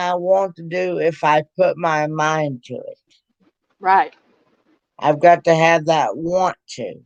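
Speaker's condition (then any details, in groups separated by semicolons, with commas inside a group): Cerebral palsy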